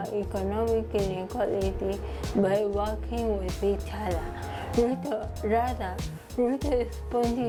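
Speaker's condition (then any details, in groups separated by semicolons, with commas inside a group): Cerebral palsy; from birth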